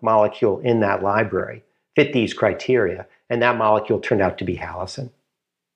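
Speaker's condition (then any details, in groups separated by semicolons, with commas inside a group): No condition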